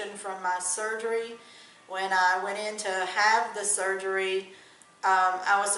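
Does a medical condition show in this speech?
No.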